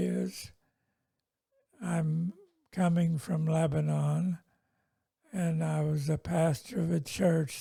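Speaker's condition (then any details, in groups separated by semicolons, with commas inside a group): Multiple sclerosis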